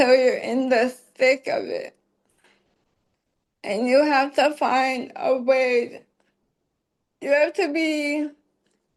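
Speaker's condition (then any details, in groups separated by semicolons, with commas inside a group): ALS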